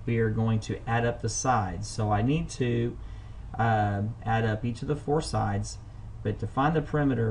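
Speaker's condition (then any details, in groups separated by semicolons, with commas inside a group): No condition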